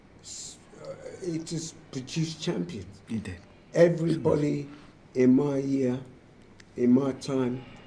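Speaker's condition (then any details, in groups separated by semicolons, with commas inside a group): Motor neurone disease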